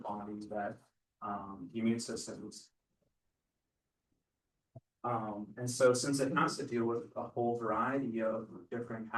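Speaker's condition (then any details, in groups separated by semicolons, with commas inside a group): No condition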